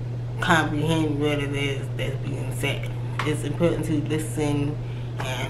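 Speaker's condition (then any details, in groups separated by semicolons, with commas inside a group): Cerebral palsy; from birth, left leg affected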